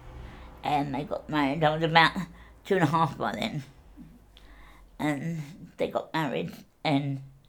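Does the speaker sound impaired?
Yes: cerebral palsy; diagnosed in early life, doctor told mother straight away.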